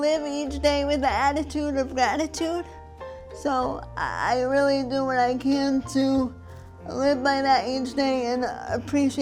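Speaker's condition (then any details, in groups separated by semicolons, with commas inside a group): Spastic quadriplegic cerebral palsy; muscle tightness audible, especially when excited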